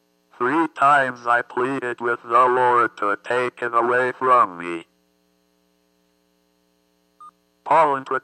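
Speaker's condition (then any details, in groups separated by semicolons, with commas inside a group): Athetoid cerebral palsy; motor brain injury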